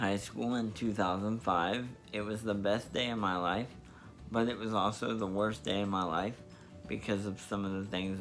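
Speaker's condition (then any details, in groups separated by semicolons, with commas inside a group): Spastic diplegia cerebral palsy; receiving physical therapy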